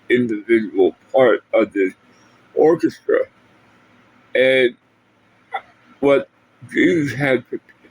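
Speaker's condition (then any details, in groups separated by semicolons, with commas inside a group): Parkinson's; speech impediment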